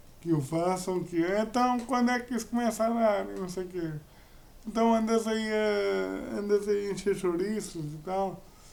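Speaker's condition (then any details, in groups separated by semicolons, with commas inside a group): Cerebral palsy; uses a wheelchair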